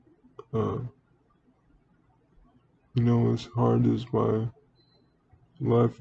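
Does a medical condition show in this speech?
Yes: cerebral palsy; speaks relatively well.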